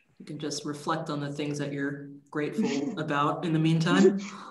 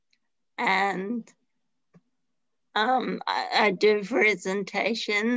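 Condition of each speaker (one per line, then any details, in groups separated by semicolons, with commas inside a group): No condition
Traumatic brain injury; car crash; years after car crash; relearned talking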